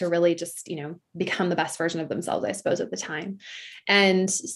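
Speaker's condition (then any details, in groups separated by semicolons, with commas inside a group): No condition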